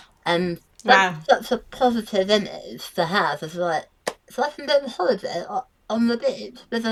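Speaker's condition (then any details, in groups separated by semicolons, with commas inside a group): Tongue cancer; told would never speak or swallow, temporary tracheostomy, feeding tube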